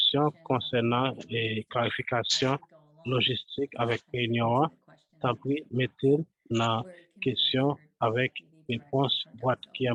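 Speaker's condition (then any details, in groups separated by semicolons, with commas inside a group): No condition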